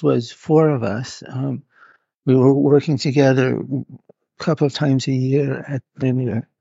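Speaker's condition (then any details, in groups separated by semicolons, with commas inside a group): Parkinson's; reports not feeling very well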